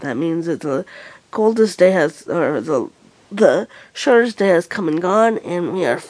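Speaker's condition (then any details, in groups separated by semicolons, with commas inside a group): Cerebral palsy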